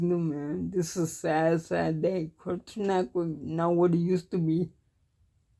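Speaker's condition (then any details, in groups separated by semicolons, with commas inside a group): Cerebral palsy; cannot walk, uses wheelchair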